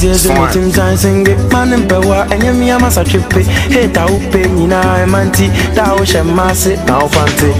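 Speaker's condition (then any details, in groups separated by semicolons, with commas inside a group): No condition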